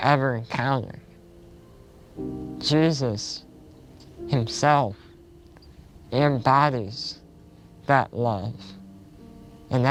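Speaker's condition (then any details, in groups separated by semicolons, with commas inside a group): Spinal muscular atrophy type two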